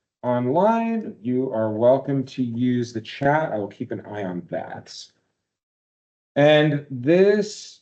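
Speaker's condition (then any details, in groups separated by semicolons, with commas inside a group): No condition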